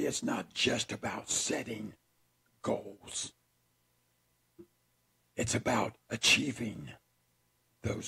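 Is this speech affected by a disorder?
Yes: throat cancer; tracheostomy tube.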